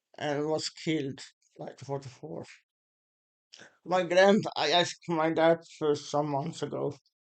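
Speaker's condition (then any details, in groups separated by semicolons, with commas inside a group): Muscular Parkinson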